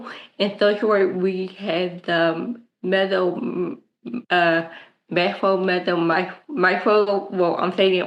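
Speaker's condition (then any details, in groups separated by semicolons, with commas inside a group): Cerebral palsy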